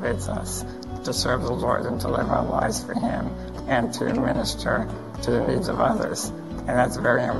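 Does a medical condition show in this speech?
Yes: spinal muscular atrophy; congenital, progressive muscle weakness, bedbound since early 20s, no hand movement, older brother Bernie also affected; tracheostomy and permanent stomach feeding tube for about 10 years, liquid diet, trach suctioning when congested; relies on voice for everything, uses voice recognition computer system.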